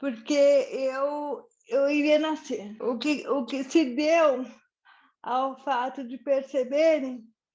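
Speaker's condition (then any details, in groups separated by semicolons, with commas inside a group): Cerebral palsy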